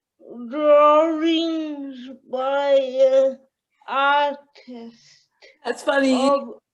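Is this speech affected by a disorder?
Yes: cerebral palsy.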